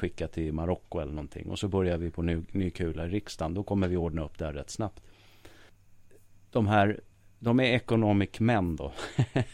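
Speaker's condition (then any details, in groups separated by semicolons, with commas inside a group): No condition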